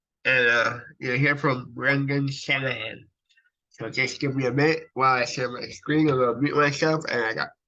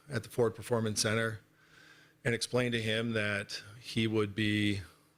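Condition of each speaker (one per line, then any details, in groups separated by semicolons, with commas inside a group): Cerebral palsy; from birth, affects brain and body muscles
No condition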